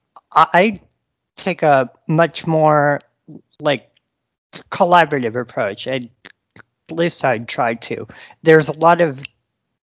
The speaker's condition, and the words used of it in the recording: Stuttering. I wanted you to hear the stutters, so I'm deciding to leave them in.